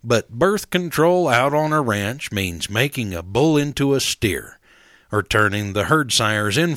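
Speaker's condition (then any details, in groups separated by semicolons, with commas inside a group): No condition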